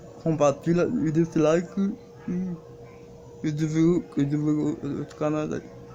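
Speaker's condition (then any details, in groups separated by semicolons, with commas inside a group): Cerebral palsy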